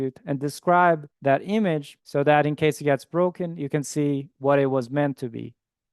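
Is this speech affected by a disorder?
No.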